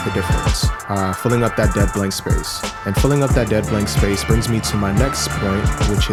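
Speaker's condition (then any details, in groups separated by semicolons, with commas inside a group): No condition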